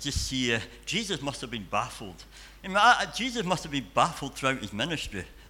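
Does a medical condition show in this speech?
Yes: cleft palate and cleft lip; congenital cleft palate and cleft lip, frequent childhood hospital stays at dental hospital in Edinburgh.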